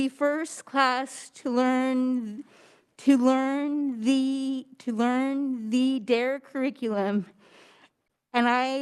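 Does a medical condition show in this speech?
Yes: cerebral palsy; stutters, clearer when medicated.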